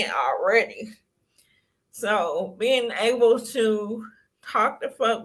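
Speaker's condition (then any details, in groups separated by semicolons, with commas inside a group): Cerebral palsy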